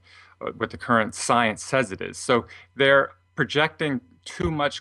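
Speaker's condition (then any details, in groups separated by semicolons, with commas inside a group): No condition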